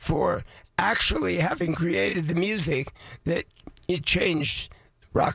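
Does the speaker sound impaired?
Yes: voice changed after vocal cord surgery; vocal cord surgery about two years ago, man aged 81; about two years since vocal cord surgery; likened to Miles Davis after surgery, may sound less clear.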